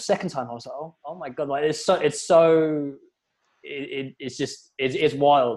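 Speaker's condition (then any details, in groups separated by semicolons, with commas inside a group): Stuttering; very nervous with public speaking, doing podcast and live videos to ease it; repeated sounds, repeated words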